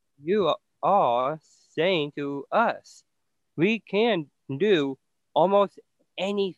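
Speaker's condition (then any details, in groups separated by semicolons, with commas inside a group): Down syndrome; genetic, extra copy of chromosome 21, present from birth, no surgeries; communicates very clearly per host, experienced giving many speeches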